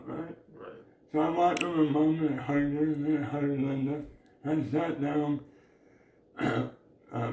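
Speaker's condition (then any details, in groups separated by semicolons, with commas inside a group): Oral cancer; sounds drunk, right tongue paralyzed, purees only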